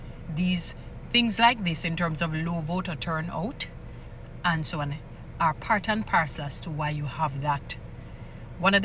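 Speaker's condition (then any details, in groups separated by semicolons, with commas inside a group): No condition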